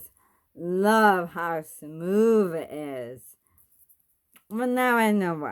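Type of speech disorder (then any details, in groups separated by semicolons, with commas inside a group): Bulbar dysarthria; bulbar onset ALS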